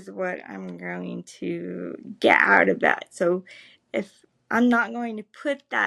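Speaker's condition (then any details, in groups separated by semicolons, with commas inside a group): Cerebral palsy; spastic legs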